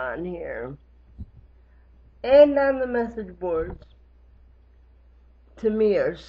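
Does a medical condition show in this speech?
Yes: cerebral palsy; lifelong, wheelchair user.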